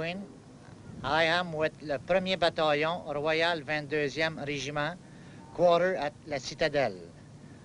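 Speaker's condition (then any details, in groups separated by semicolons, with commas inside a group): No condition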